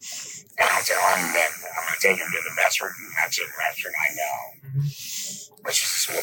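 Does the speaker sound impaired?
Yes: laryngectomy; 6.5 days intensive care.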